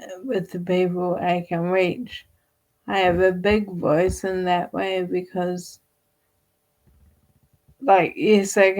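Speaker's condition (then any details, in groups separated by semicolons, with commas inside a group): Friedreich's ataxia; diagnosed age 7, progressive, increasing stiffness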